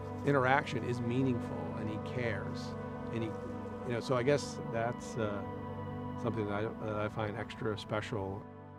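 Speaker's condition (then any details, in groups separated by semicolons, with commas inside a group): No condition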